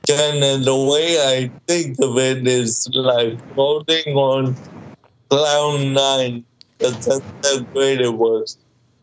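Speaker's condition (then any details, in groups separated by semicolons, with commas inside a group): Cerebral palsy, mild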